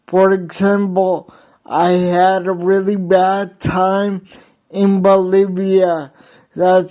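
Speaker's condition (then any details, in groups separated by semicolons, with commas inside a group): Hydrocephalus with shunt failure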